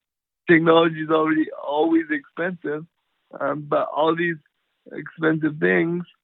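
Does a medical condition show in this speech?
Yes: cerebral palsy; from birth, lifelong, power wheelchair, cannot walk, only left hand usable; uses voice very well, Siri voice texting on iPhone works with practice, sometimes misrecognized words.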